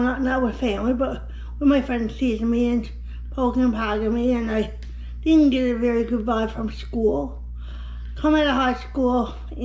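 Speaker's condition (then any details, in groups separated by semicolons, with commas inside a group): Cerebral palsy; affects right side, born five months early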